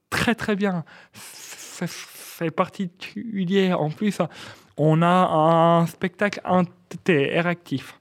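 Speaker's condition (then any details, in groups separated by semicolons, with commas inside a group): Stuttering; stuttering since age 4; repeated sounds, prolonged sounds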